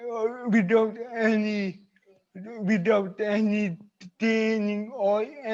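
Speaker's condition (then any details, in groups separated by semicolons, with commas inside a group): Cerebral palsy; cannot speak normally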